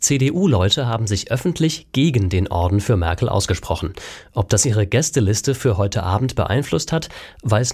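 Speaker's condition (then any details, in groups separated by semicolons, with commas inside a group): No condition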